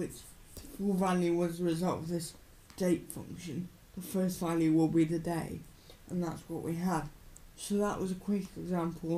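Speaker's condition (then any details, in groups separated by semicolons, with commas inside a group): Cerebral palsy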